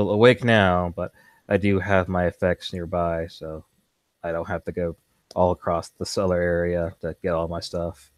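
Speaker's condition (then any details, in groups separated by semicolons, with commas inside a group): No condition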